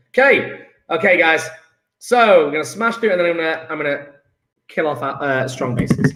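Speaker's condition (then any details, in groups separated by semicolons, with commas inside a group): No condition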